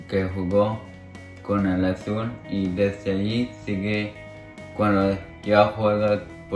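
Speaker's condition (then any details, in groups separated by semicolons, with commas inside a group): Cerebral palsy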